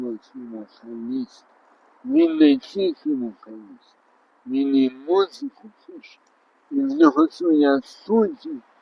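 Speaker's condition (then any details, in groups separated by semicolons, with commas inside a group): Traumatic brain injury; car crash, many impairments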